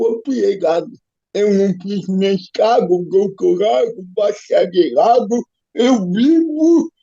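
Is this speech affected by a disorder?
Yes: cerebral palsy; physical disability.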